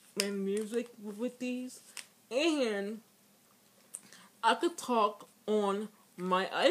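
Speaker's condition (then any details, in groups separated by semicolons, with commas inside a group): Speech impairment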